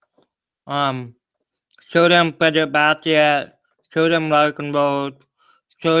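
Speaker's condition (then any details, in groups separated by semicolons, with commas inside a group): Cerebral palsy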